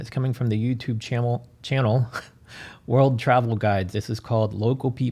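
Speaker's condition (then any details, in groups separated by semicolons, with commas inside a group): No condition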